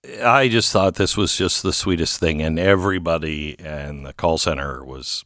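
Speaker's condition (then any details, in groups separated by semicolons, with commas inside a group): No condition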